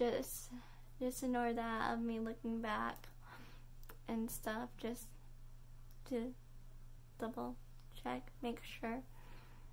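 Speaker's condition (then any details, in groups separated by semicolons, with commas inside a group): Cerebral palsy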